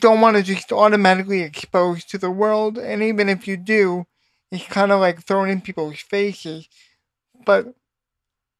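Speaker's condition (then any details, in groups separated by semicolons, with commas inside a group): Cerebral palsy; uses wheelchair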